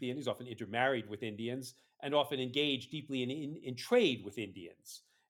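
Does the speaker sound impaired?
No.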